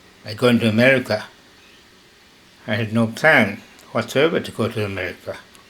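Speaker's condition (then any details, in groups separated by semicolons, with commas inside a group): Slurred speech from poisoning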